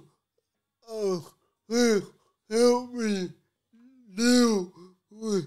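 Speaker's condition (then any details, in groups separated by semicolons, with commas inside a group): Cerebral palsy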